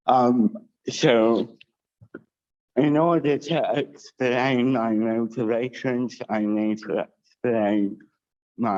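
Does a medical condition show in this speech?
Yes: cerebral palsy with dysarthria.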